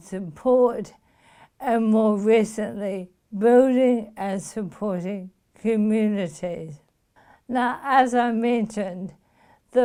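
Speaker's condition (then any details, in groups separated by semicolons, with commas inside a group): Motor neuron disease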